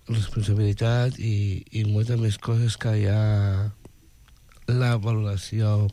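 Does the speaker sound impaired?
Yes: Down syndrome; intellectual disability.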